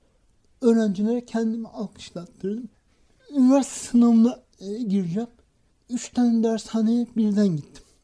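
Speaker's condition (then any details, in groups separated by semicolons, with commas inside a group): Cerebral palsy; school speech difficulty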